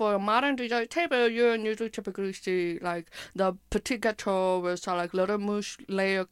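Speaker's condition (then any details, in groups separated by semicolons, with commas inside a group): Hearing impairment with speech impairment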